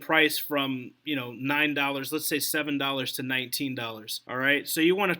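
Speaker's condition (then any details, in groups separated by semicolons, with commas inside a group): No condition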